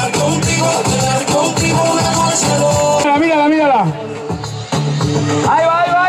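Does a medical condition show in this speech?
No.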